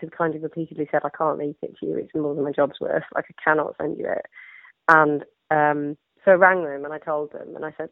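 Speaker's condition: No condition

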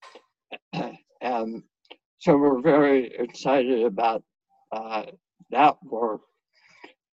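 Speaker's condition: Head and neck cancer surgery; five head and neck cancers, radiation, years of toxic chemotherapy, resulting severe dysphagia, no normal meals since

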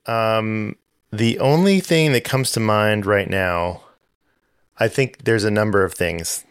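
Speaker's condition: No condition

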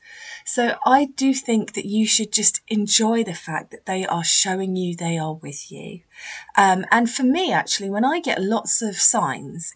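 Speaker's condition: No condition

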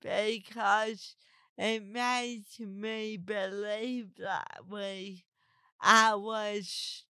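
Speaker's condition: Cerebral palsy; present by age 4, falls over a lot; talks differently

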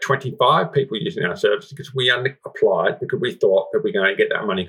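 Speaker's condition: Profound deafness, congenital, severe profound hearing loss; about 95% speech perception six months after implant, up from about 5%, still lip reads, Auslan second language

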